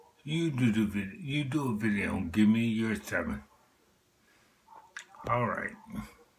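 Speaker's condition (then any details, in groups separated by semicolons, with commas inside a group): Multiple sclerosis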